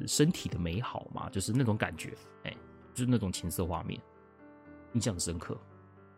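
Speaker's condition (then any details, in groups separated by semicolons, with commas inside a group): No condition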